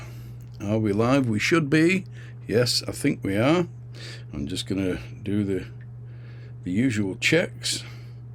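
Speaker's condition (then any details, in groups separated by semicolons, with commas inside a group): No condition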